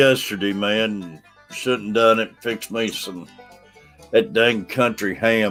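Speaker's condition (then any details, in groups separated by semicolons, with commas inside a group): No condition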